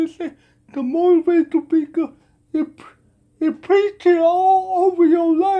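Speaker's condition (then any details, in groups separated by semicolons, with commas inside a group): Cerebral palsy; present from birth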